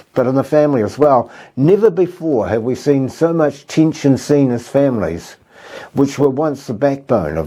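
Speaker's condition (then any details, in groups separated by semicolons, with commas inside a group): No condition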